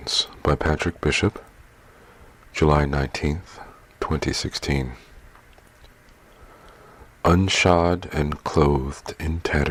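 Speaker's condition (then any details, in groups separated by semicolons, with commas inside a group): No condition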